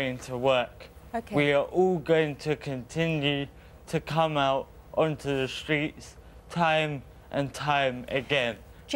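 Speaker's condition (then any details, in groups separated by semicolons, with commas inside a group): Cerebral palsy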